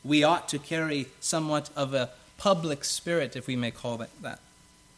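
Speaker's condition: No condition

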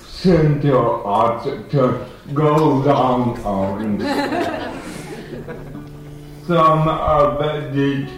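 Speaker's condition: Cerebral palsy

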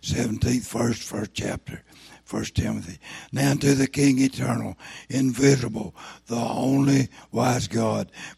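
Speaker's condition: Throat cancer, lost vocal cord

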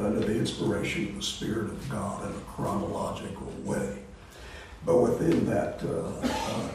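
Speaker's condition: Voice disorder; not contagious

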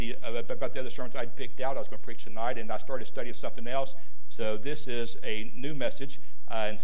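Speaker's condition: Stuttering; worse when unwell, mistaken for stroke by Life Squad paramedics; repeated sounds

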